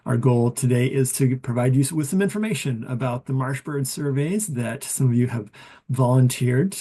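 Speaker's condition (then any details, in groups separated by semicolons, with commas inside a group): No condition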